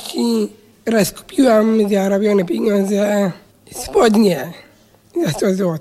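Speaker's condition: Down syndrome; extra chromosome 21

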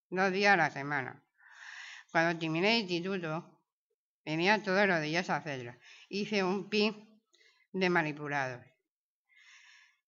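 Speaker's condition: Down syndrome

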